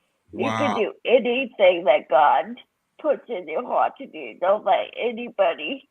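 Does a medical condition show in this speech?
Yes: cerebral palsy.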